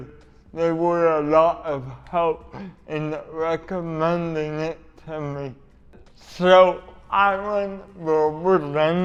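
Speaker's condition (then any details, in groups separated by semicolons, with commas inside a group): Cerebral palsy; uses adaptive equipment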